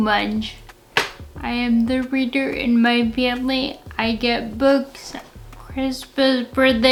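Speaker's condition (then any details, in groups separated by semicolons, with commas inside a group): Friedreich's ataxia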